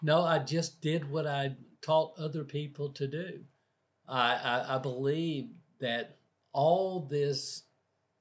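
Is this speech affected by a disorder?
Yes: aphasia after stroke; woke unable to talk, nearly died and resuscitated, self-described primary progressive aphasia; about 4.5 years since stroke, speech lessons, relearned to talk, taught self frontwards and backwards; initially no talking, reading or writing, one word only, understood everything, now thinks of every word.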